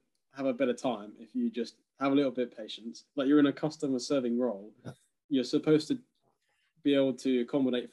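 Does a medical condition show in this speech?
No.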